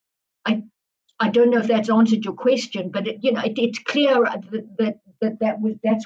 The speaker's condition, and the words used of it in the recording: Stuttering. And I now, every once in a while, I will trip over a word.